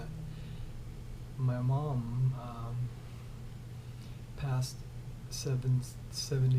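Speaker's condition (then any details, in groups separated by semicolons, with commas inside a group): ALS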